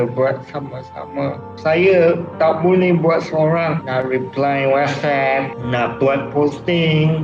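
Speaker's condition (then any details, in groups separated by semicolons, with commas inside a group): Cerebral palsy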